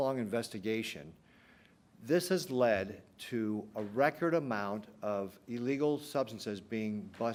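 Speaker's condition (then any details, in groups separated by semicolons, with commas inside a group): No condition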